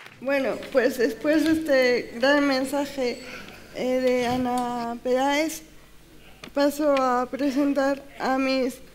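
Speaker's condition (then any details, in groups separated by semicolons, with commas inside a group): Cerebral palsy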